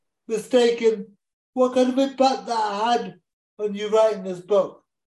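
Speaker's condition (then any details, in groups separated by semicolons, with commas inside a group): Cerebral palsy; cerebral palsy since childhood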